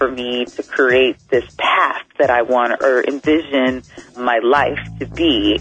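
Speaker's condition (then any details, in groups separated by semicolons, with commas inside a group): No condition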